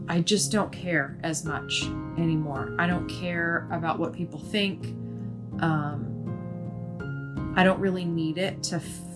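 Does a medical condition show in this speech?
No.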